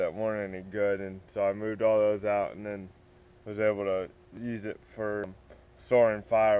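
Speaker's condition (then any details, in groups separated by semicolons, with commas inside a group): Cerebral palsy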